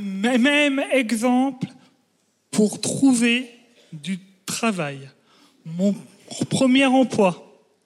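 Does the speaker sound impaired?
Yes: stuttering; stuttering since childhood, diagnosed at age 4, first misdiagnosed by psychiatrist as Gilles de la Tourette; still stutters; stutter once taken for acted in classical theatre, deliberately exaggerated stutter at school; here repeated sounds.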